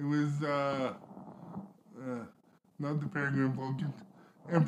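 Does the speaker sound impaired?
Yes: cerebral palsy; spastic, needs helpers to wipe after toileting, apparently unable to stand.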